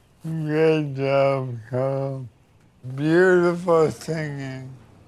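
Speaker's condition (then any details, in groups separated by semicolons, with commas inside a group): ALS; uses wheelchair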